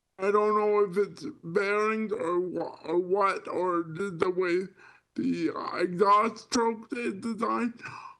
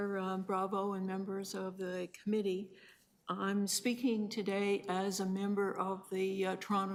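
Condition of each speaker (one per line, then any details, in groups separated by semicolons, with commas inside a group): Spastic cerebral palsy; limited hand dexterity, cannot write, uses wheelchair
No condition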